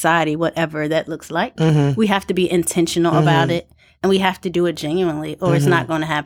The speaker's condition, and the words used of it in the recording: None; typical speech.